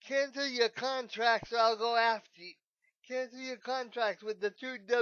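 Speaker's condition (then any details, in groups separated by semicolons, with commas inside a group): Cerebral palsy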